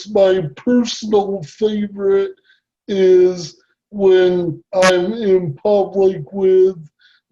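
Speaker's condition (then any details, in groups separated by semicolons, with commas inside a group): Cerebral palsy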